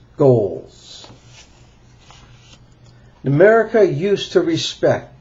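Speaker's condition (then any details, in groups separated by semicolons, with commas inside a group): No condition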